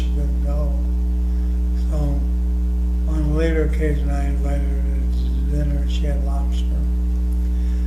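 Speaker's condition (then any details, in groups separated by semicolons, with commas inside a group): ALS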